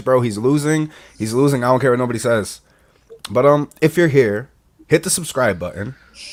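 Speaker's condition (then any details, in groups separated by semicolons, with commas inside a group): No condition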